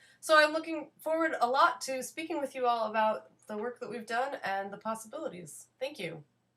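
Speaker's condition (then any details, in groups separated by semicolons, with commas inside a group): No condition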